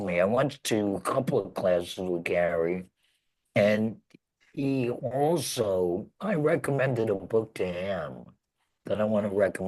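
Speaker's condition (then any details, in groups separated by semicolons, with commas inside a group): Laryngectomy; 11 years since surgery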